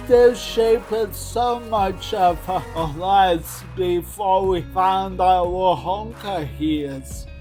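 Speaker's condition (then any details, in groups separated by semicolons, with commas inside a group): Cerebral palsy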